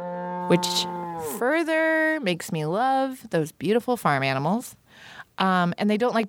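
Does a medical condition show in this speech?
No.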